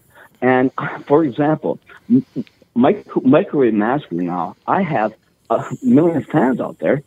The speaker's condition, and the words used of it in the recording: Stuttering. Well, you don't stutter very much, no.